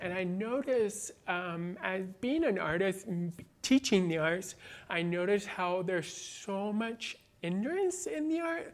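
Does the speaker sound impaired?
Yes: born deaf, cochlear implant, congenital; taught American Sign Language.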